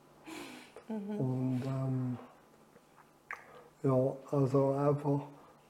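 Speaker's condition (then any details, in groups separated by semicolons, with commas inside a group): ALS; uses computer aids with mouse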